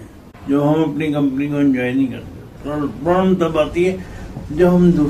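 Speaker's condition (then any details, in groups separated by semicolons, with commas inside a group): Cerebral palsy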